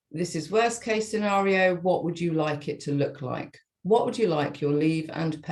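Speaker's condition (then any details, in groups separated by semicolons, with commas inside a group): No condition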